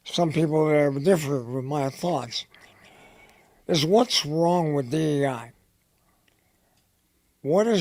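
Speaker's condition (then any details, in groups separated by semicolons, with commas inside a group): Head and neck cancer; dry throat, dry mouth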